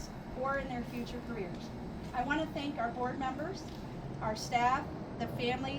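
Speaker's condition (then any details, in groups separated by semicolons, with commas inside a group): No condition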